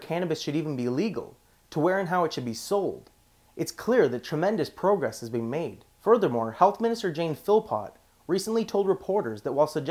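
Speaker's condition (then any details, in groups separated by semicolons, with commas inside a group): No condition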